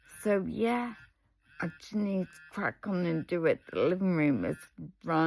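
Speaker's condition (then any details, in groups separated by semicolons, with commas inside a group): Multiple sclerosis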